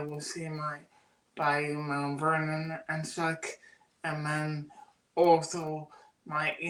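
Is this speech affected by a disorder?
Yes: cerebral palsy; birth oxygen deprivation.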